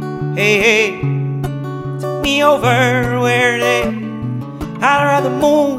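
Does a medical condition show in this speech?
No.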